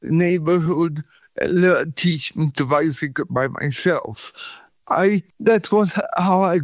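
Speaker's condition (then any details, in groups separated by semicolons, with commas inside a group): Cerebral palsy; pain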